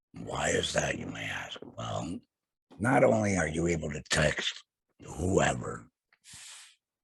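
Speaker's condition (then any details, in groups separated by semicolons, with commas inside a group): Laryngectomy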